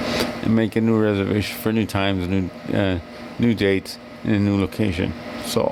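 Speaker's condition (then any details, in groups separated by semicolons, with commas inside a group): Cerebral palsy; wheelchair user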